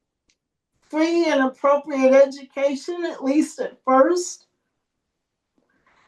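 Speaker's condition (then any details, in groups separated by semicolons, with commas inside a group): Cerebral palsy; since childhood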